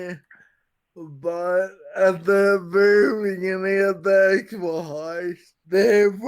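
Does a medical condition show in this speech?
Yes: Friedreich's ataxia; physical therapy.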